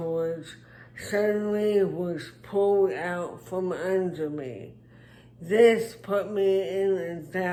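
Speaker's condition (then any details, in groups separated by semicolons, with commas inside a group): Traumatic brain injury; car accident, physical limitations; speech impairment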